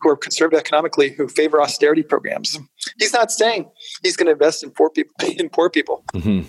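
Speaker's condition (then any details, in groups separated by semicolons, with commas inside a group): No condition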